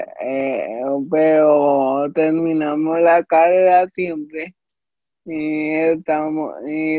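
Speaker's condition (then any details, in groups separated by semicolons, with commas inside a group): Cerebral palsy; hypoxia after respiratory failure in infancy, wheelchair user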